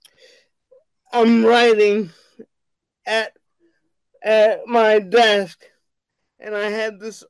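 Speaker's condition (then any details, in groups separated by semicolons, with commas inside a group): Cerebral palsy; types with right index finger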